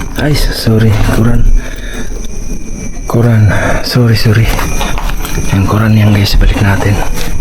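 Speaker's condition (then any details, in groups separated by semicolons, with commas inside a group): No condition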